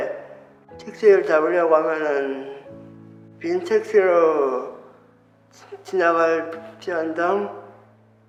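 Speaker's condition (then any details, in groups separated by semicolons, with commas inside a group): Brain lesion disability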